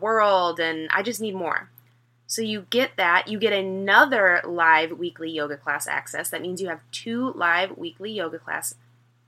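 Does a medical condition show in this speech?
No.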